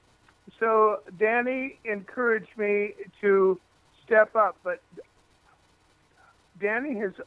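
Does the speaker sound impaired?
Yes: stuttering, severe; very serious stutter, held back early Hollywood career; feared stuttering over coffee with Danny Thomas, did not stutter then, later Hollywood singer; here blocks.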